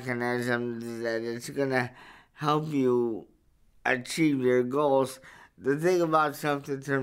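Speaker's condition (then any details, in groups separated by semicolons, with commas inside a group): Cerebral palsy; verbal, able to speak up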